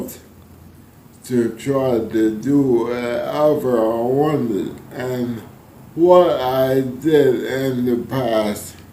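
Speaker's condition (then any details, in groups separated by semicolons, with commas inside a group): ALS; spasticity main symptom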